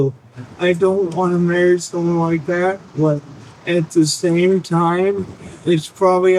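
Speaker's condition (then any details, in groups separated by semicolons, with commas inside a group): Cerebral palsy; only one hand usable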